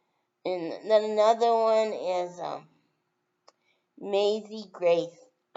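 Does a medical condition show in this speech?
Yes: brain injury.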